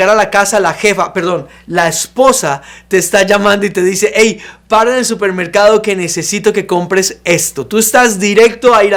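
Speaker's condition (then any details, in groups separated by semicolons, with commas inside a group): No condition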